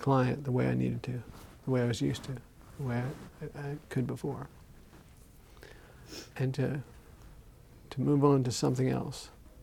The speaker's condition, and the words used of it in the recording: Parkinson's disease. Actually found that if I drink ice water, it kills my vocal cords.